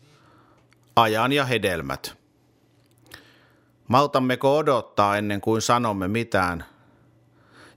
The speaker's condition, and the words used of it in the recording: No condition.